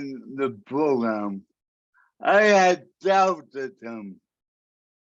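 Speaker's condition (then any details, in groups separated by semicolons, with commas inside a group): Cerebral palsy; talks despite predictions he might never talk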